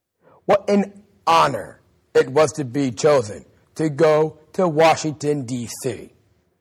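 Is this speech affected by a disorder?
Yes: Down syndrome; learning disability; public speaking training through Special Olympics Global Messenger program.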